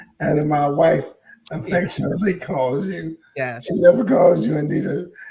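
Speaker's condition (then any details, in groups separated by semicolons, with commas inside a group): ALS; hoarse voice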